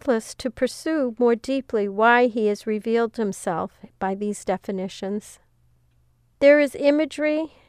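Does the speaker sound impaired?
No.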